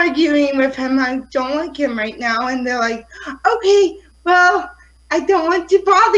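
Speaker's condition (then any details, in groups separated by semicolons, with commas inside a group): Cerebral palsy; affects fine motor skills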